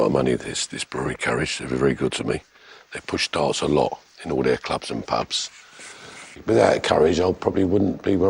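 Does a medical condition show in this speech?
No.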